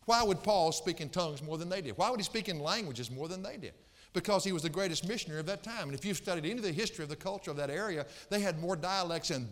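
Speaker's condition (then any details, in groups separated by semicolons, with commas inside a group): No condition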